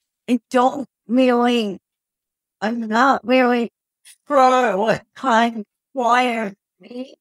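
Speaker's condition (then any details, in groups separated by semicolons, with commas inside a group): Cerebral palsy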